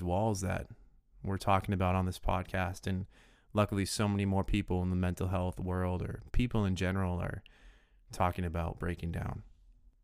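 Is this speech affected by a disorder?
No.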